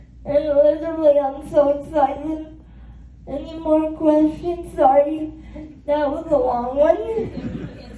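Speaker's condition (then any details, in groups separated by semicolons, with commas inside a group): Cerebral palsy; spastic quadriplegia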